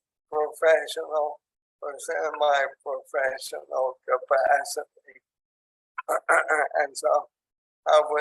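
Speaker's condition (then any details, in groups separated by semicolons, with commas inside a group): ALS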